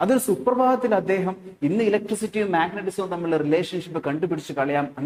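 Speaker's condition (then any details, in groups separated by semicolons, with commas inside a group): No condition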